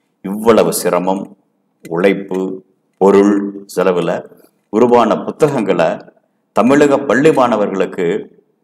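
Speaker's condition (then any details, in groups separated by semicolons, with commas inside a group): No condition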